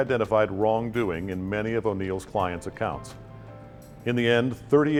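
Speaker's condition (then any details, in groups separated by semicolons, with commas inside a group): No condition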